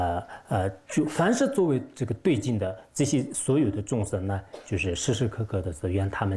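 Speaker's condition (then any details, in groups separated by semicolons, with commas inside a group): No condition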